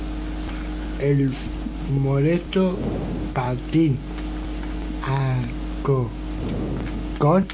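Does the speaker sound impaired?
Yes: Down syndrome.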